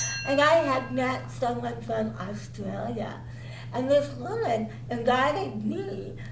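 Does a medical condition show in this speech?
Yes: cerebral palsy.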